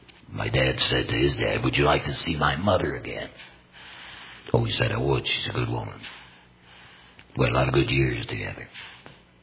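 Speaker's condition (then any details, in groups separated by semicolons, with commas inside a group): Total laryngectomy; may cough while speaking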